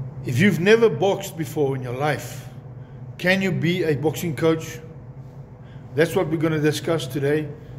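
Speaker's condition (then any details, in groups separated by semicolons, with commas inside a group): No condition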